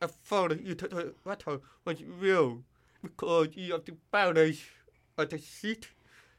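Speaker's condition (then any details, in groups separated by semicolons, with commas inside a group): Deafness; formerly hearing aids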